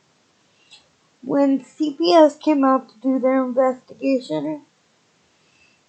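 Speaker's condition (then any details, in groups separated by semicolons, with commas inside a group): Cerebral palsy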